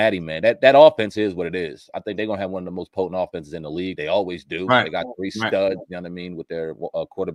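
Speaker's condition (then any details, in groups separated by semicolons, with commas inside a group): No condition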